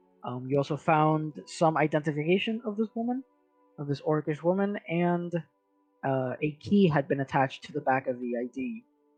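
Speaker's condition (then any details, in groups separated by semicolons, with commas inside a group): No condition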